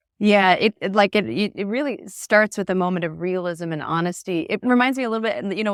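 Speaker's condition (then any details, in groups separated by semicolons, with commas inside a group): No condition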